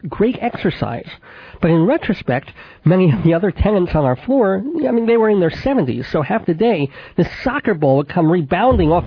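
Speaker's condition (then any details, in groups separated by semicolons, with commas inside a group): Cleft palate with lisp, cleft lip and palate, mild; mild residual lisp, sibilant s, voice not especially nasal, childhood consonants formed via sinuses, back of throat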